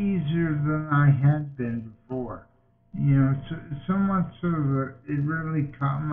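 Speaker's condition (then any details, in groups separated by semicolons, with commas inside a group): Multiple sclerosis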